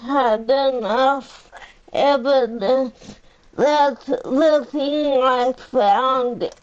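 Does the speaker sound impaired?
Yes: cerebral palsy; uses a power chair.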